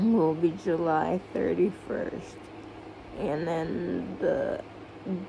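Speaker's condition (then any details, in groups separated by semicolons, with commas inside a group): Cerebral palsy; sounds out of breath after therapy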